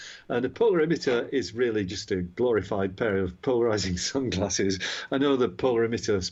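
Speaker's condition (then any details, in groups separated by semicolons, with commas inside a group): No condition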